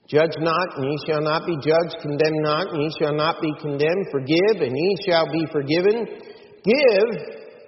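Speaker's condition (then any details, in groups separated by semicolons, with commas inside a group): No condition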